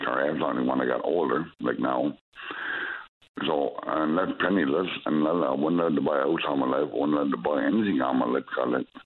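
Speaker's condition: Stroke; two strokes, first in 2019, brain function affected; slurred speech at times, glitches and missing words

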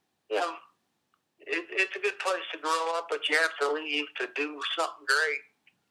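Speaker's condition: Cerebral palsy; cerebral palsy present since childhood, appearance likened to Parkinson's

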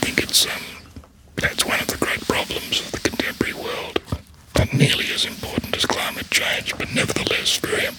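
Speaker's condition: Laryngectomy; vocal cord cancer, throat cancer recurrence 8 years later, laryngectomy late 2016, second operation for spreading infection; speaks via tiny silicone voice prosthesis connecting new throat to stoma; very quiet, odd manner of speaking, fluent in paragraphs since start of speech therapy

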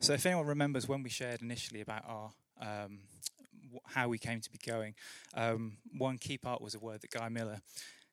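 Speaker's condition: No condition

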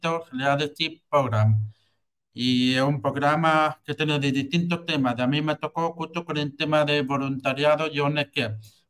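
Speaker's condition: Hearing loss with cochlear implant; congenital hearing loss, cochlea dead, cochlear implant surgery, implant electrically stimulates cochlea

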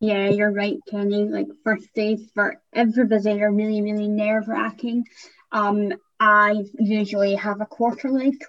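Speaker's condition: Cleft palate, Van der Woude syndrome; condition transcribed as Vanderbilt, congenital cleft palate, lip pits; adult, ongoing cleft team care, past operations needing time off work; often not understood by new people, cannot say s sounds, stutters or says nothing when flustered

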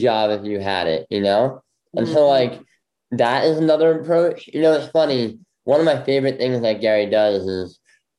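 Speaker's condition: Bilateral cleft lip; left hearing loss

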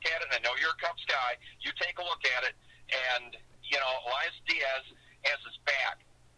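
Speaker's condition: No condition

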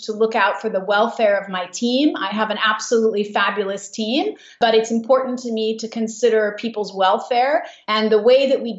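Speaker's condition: No condition

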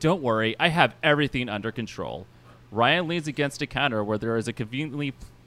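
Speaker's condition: No condition

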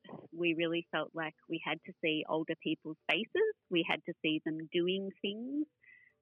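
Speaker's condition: No condition

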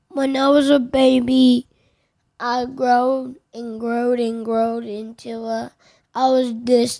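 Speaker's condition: Williams syndrome; genetic cause, diagnosed by geneticist after specialist referral, ear tubes placed at Children's Hospital; eight years old, former speech therapist Martha Davis, Bell Center, early physical and occupational therapy

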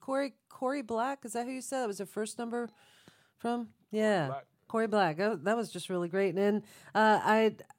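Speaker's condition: No condition

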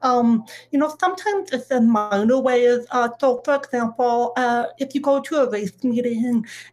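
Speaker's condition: Deafness; cannot hear voice calls or megaphones, needs to see faces, uses captioned video calls

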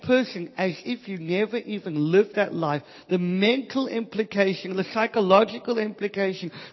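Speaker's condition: Cleft palate, Pierre Robin syndrome; hole in palate

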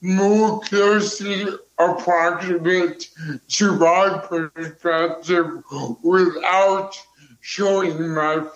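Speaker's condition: Cerebral palsy

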